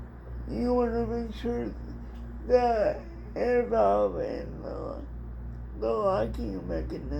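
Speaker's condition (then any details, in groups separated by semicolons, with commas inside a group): Cerebral palsy; dystonia in hands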